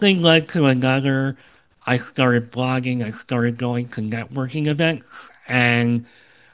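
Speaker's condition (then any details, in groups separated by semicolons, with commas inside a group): Cleft lip and palate, Opitz G/BBB syndrome; earlier low confidence speaking and presenting, improved with podcast practice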